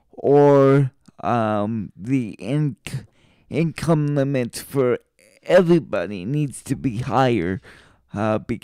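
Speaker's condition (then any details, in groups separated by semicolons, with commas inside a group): Cerebral palsy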